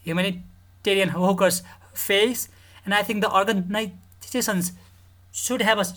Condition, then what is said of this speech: Stuttering. I explained to you, it might be maybe a difficulty for your listener to listen to me.